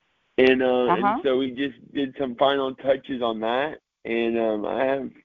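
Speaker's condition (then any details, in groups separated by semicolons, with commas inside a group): Cerebral palsy, mild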